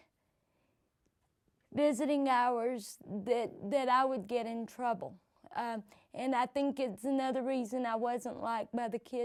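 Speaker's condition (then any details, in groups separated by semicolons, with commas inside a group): Cerebral palsy; from birth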